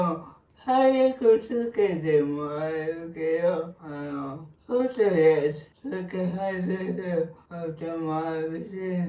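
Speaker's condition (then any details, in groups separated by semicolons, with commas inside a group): Cerebral palsy; severe, uses a wheelchair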